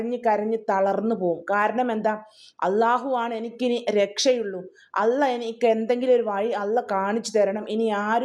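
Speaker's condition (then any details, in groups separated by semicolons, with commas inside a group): No condition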